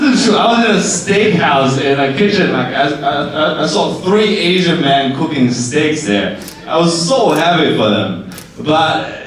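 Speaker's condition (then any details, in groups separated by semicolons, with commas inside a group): No condition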